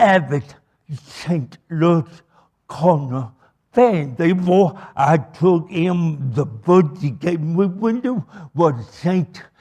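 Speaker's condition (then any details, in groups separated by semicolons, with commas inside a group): Cerebral palsy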